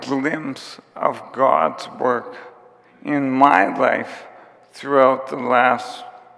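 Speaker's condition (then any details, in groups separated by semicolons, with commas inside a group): ALS; symptoms began about four years before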